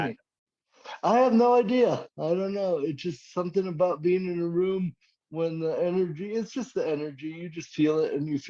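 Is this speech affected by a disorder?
Yes: cerebral palsy.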